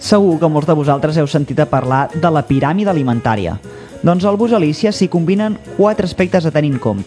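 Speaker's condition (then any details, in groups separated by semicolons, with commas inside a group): No condition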